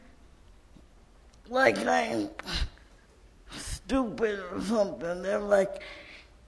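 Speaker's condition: Cerebral palsy; wheelchair user

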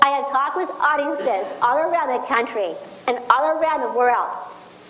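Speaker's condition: Down syndrome; speech problems

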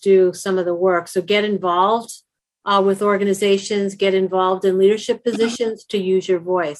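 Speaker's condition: No condition

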